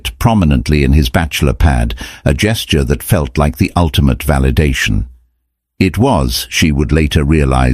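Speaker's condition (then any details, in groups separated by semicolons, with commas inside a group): No condition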